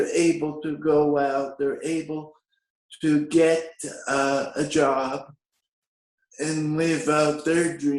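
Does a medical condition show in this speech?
Yes: cerebral palsy.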